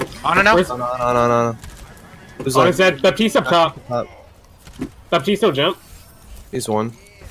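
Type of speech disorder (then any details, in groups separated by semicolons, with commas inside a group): None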